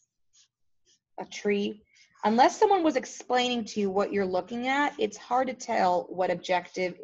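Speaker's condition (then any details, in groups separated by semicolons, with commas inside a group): No condition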